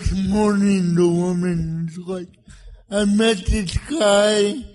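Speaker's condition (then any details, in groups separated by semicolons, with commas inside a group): Cerebral palsy; hand and arm movement affected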